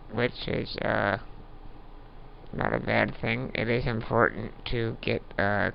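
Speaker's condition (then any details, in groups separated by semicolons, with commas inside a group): Duchenne muscular dystrophy; progressive muscle wasting, diminished lung function, sleep apnea, emergency tracheotomy after mucus plug, little arm use; voice audibly worsening late in recording, uses Dragon naturally speaking voice recognition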